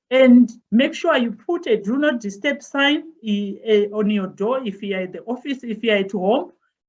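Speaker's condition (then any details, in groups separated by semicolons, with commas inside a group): No condition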